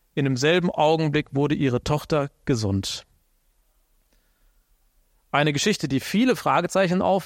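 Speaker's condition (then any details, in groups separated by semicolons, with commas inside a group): No condition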